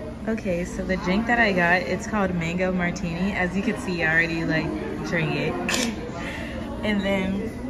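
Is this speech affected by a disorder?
No.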